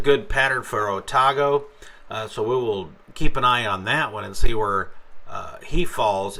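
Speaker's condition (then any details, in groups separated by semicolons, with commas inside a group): No condition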